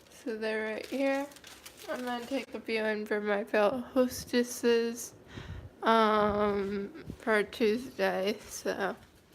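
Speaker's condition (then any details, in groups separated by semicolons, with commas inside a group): Cerebral palsy, mild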